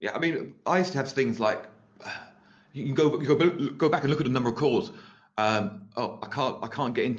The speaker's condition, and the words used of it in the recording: Stuttering. My stutter goes most of the time when I'm on this.